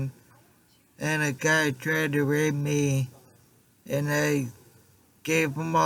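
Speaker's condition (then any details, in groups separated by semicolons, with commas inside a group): Traumatic brain injury; car accident; was in coma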